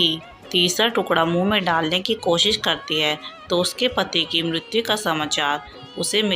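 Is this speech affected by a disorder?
No.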